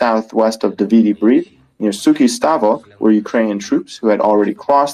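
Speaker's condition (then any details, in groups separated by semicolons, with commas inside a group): No condition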